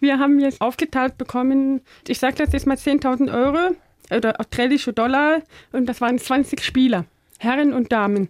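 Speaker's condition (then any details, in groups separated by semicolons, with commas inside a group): Deafness; deaf from birth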